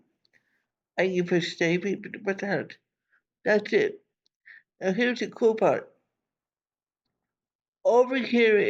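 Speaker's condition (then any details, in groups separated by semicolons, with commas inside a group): Cerebral palsy; from birth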